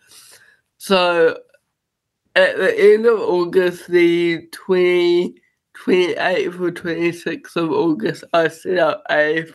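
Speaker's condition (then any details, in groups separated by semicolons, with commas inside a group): Cerebral palsy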